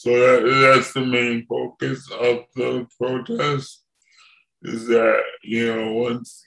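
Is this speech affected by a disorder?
Yes: cerebral palsy; from birth.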